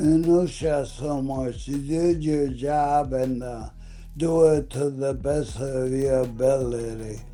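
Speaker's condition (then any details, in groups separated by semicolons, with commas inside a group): ALS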